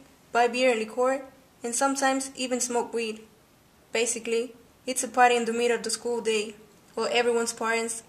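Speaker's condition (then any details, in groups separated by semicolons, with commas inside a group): No condition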